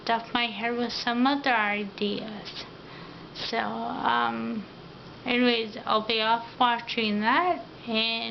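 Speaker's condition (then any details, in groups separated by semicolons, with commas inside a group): Ataxia; affects mouth and tongue coordination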